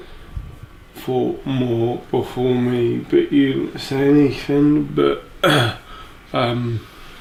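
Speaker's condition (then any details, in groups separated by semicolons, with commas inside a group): Neuromuscular disease; speech and walking deteriorated since diagnosis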